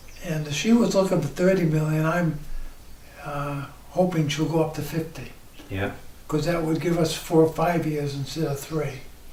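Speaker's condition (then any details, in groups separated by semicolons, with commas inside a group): ALS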